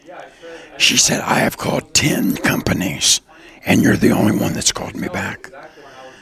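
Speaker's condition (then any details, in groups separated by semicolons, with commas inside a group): Throat cancer survivor; cancer beaten; raspy voice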